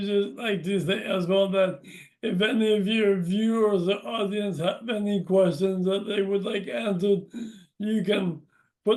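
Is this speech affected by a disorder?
Yes: brain injury.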